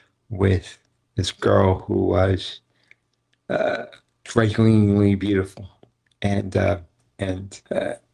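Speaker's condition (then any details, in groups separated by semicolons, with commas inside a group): Cerebral palsy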